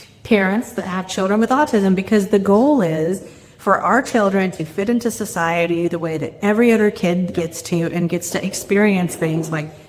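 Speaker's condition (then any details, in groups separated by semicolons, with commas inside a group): No condition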